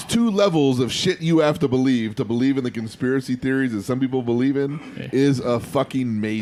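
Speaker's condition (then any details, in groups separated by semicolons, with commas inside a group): No condition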